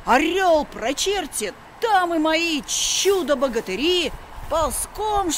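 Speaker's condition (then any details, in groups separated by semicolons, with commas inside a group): No condition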